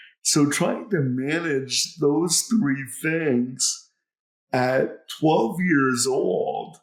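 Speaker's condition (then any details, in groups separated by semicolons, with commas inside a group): Cerebral palsy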